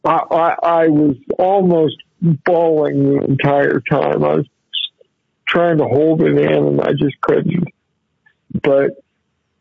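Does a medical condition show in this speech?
Yes: cerebral palsy; constant staggering walk.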